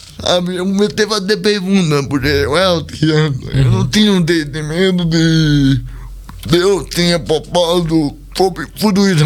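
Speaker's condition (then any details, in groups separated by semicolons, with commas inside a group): Cerebral palsy; speech not normal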